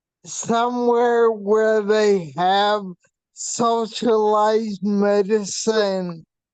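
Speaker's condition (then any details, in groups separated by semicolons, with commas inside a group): Hydrocephalus with shunt failure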